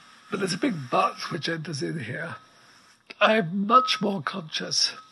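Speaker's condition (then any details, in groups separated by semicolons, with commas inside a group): ALS; pump sets breathing rate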